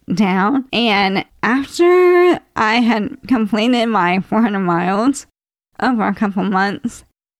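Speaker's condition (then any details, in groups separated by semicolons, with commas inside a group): ALS; voice changing and declining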